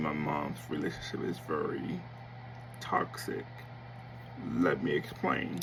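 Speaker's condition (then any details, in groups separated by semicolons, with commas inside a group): Cerebral palsy; affects motor skills and speech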